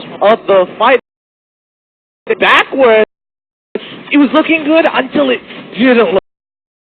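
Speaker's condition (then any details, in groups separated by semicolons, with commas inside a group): No condition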